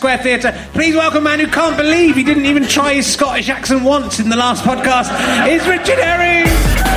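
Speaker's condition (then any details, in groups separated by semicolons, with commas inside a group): No condition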